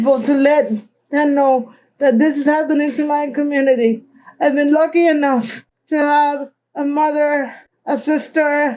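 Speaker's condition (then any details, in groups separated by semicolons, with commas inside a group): Cerebral palsy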